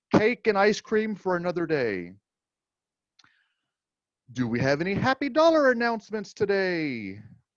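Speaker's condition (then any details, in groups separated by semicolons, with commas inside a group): No condition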